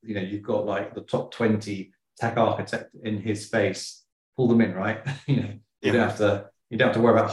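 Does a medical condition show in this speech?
No.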